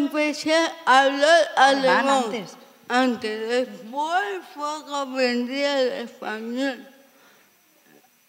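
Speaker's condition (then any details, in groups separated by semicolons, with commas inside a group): Severe cerebral palsy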